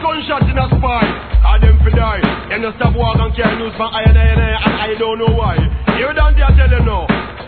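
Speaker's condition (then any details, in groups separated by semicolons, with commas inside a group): No condition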